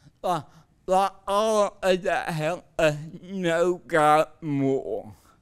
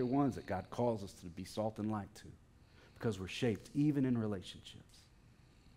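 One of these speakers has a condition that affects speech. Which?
The first: cerebral palsy.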